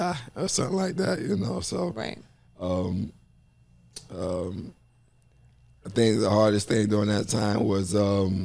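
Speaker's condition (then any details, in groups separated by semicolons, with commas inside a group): ALS; upper motor neuron onset in upper body, tongue atrophy; slow progressing, diagnosed at 30, about five years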